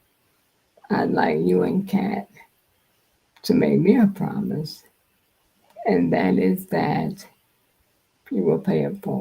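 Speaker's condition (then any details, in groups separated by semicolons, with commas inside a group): Multiple sclerosis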